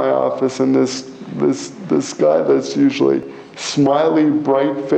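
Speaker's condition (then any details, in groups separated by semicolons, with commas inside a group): Cerebral palsy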